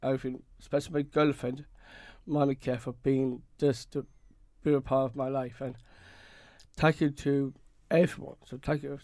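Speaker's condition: Down syndrome; learned to talk

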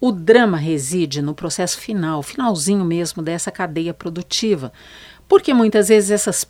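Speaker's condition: No condition

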